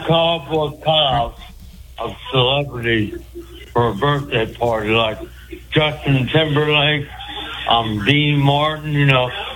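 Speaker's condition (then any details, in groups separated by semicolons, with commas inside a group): Speech impediment; cause unclear, stabbed by girlfriend and hit on head with ashtray years ago; calling in by phone, loud background noise, host briefly unable to hear; hard to understand, hosts ask for translation and follow only partly, spells words out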